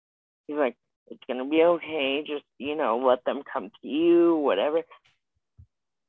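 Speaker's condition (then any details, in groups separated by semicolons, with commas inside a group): Spastic quadriplegic cerebral palsy; not paralysis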